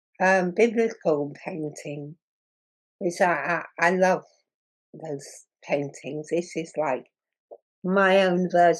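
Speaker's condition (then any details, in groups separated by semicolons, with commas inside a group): Muscular dystrophy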